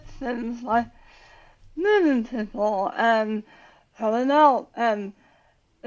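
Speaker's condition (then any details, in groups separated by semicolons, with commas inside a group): Tongue cancer surgery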